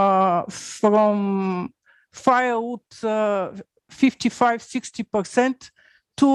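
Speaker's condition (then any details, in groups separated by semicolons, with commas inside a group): No condition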